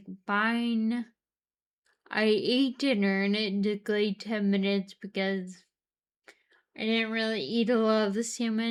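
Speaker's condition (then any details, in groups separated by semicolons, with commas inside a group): Friedreich's ataxia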